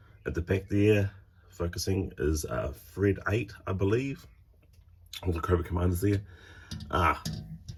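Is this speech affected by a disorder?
No.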